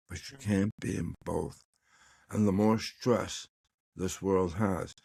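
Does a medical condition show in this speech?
Yes: tongue cancer; recovering, tongue exercises.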